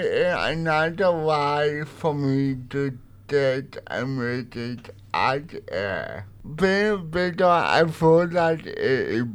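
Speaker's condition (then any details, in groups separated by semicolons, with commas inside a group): Cerebral palsy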